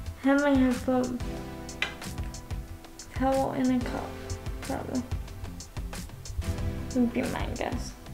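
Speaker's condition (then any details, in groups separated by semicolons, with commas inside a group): Cerebral palsy, spastic quadriplegic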